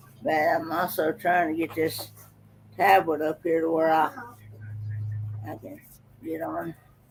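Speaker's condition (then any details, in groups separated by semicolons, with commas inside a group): Cerebral palsy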